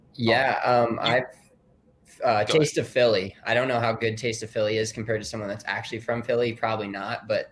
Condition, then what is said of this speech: None; typical speech.